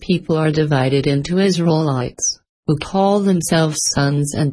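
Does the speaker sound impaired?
No.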